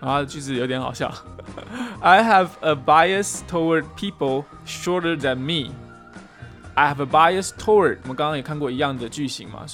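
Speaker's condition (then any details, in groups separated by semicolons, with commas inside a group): No condition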